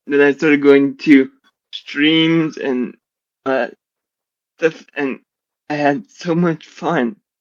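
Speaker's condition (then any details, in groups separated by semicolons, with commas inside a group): Generalized dystonia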